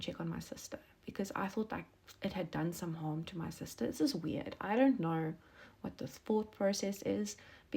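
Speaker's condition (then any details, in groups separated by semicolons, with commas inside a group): No condition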